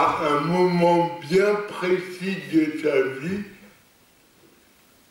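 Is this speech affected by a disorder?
Yes: cerebral palsy; lifelong, non-progressive.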